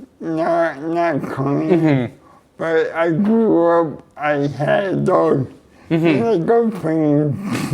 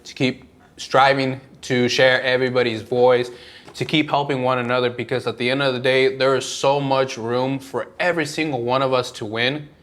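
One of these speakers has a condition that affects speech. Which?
The first: cerebral palsy; neck surgery went badly.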